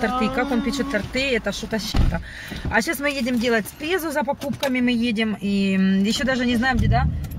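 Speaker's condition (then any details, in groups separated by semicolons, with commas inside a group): No condition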